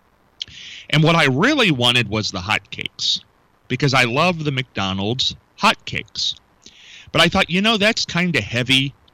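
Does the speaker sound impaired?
No.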